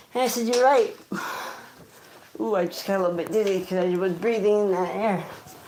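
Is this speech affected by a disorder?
Yes: cerebral palsy.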